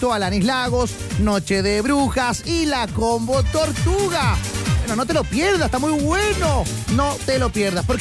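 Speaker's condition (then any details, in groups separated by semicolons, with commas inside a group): No condition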